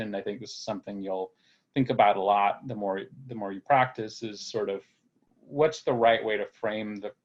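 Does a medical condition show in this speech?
No.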